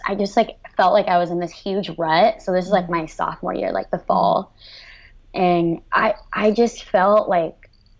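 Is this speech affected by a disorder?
Yes: cleft lip and palate, severe; after stroke unable to speak, write or converse, dyslexia, speech pathologist and cognitive therapy, speech regained.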